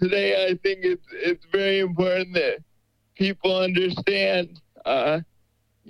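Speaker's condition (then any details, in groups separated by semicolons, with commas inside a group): Cerebral palsy; diagnosed in early infancy after neonatal care, uses wheelchair, limited wheelchair mobility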